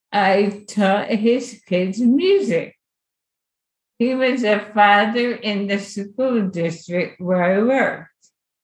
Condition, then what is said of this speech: ALS (motor neuron disease). I can't sing and perform anymore, but I can listen.